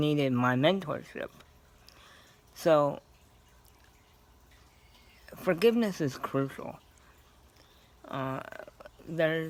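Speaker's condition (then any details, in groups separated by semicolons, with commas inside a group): Cerebral palsy; scoliosis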